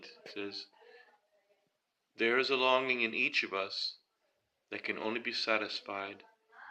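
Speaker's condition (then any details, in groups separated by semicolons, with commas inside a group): No condition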